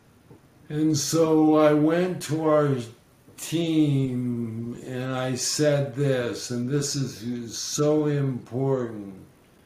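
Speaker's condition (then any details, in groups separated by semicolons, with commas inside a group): ALS; slurred speech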